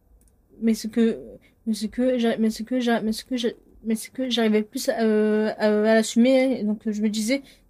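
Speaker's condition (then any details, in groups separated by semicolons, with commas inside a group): Cluttering and stuttering; stuttering since about age 12-13, cluttering identified later during therapy; in speech therapy, cluttering more bothersome than stuttering; rapid cluttered speech, extra, cut or forgotten words, often asked to repeat, hard to understand; repeated sounds, prolonged sounds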